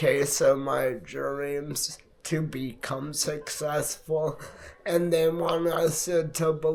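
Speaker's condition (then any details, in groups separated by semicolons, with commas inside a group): Multiple sclerosis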